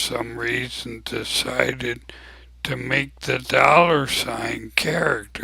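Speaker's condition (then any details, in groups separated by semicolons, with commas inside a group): ALS; abnormally slow voice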